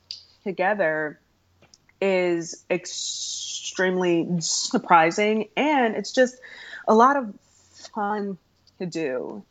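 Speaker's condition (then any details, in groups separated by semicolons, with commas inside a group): Stuttering; formerly hid stuttering by switching words, deep breaths, fillers like ums and ahs, avoided talking; prolonged sounds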